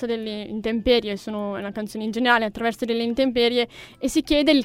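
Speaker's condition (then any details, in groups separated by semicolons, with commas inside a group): Deafness with cochlear implant; deaf from birth in right ear, congenital cytomegalovirus, 2-hour surgery in 2006, 15-stitch scar left head; documented as deaf-mute but speaks plenty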